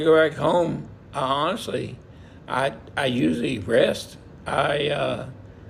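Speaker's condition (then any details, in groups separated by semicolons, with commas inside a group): Multiple system atrophy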